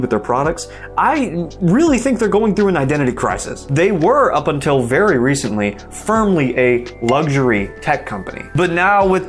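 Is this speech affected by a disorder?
No.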